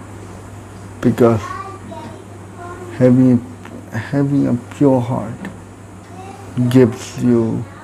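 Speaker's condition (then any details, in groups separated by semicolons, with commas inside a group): Cerebral palsy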